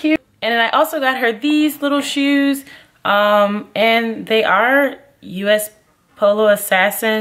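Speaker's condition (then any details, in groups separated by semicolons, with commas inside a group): No condition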